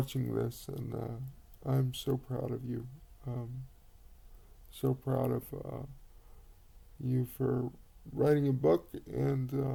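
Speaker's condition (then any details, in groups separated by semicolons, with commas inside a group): Cerebral palsy; quadriplegic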